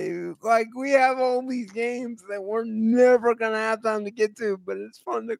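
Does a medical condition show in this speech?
Yes: cerebral palsy; eyes wander, trouble focusing eyes, difficulty focusing in vr, wears eyewear partly because of wandering eyes; voice always shot.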